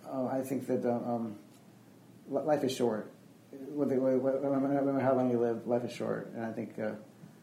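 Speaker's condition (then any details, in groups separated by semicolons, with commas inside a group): Young onset Parkinson's disease; frequent word and phrase repetitions, many fillers, restarted phrases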